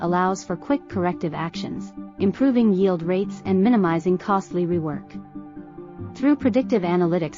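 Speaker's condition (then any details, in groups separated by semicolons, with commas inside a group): No condition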